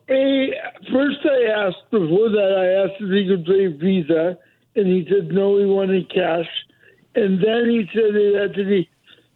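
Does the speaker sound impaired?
Yes: cerebral palsy; able to walk and run until a couple of years ago, mobility declined since; speech impediment, voice more heightened when tense or nervous, may be heard as aggressive.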